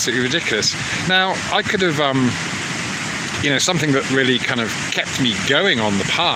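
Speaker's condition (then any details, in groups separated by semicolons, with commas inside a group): No condition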